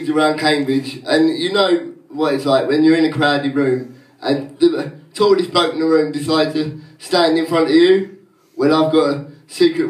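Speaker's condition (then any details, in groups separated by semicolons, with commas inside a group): Cerebral palsy; cannot stand, performs seated; 29 years with condition; unusual voice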